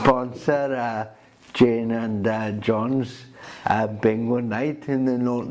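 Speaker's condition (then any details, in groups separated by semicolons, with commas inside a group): Cerebral palsy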